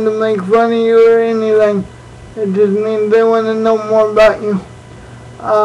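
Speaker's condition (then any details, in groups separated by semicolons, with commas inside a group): Cerebral palsy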